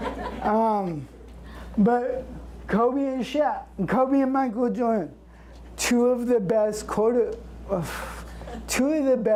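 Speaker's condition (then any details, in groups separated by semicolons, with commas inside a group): Cerebral palsy; since birth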